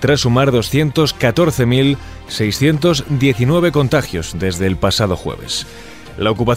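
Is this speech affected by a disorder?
No.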